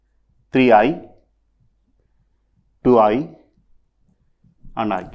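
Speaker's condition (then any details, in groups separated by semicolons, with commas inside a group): No condition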